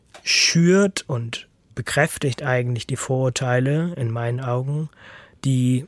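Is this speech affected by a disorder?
No.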